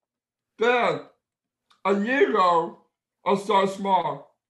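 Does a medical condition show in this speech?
Yes: Down syndrome; about 18 years of therapies through childhood.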